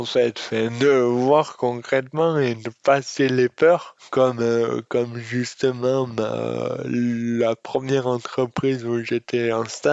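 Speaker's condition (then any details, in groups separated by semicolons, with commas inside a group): Dystonia; from birth, oxygen loss at delivery, affects left forearm; speech disorder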